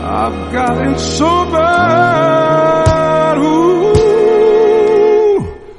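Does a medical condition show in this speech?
No.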